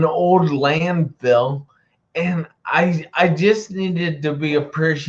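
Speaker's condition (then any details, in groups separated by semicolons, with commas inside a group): Traumatic brain injury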